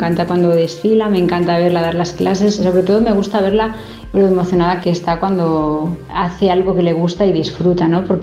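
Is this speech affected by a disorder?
No.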